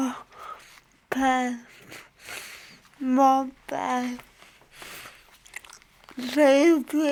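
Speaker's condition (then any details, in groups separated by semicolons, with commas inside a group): Cerebral palsy; from birth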